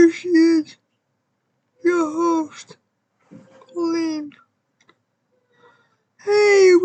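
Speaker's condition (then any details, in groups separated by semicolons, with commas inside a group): Cerebral palsy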